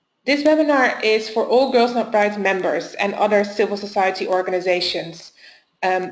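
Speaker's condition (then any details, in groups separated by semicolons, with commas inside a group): No condition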